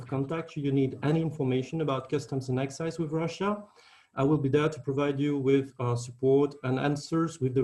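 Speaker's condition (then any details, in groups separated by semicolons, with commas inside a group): No condition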